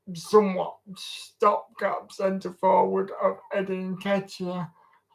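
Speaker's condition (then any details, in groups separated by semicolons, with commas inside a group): Cerebral palsy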